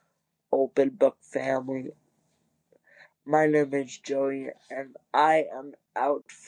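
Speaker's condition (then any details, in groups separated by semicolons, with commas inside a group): Cerebral palsy; wheelchair user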